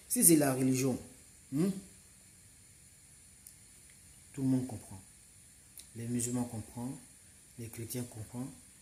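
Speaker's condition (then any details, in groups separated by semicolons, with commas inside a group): No condition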